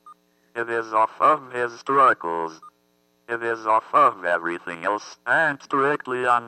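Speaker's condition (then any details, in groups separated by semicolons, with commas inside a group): Athetoid cerebral palsy; constant muscle movement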